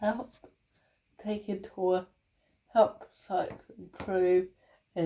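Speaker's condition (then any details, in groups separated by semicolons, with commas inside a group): Cerebral palsy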